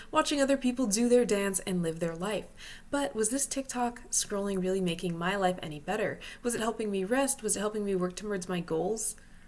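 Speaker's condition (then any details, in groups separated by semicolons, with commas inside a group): No condition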